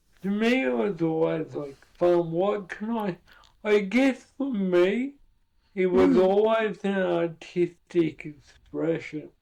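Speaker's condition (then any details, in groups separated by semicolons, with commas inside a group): Cerebral palsy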